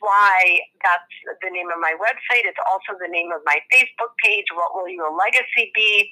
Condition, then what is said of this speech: No condition.